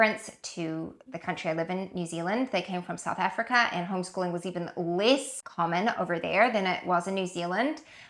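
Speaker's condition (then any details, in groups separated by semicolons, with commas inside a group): No condition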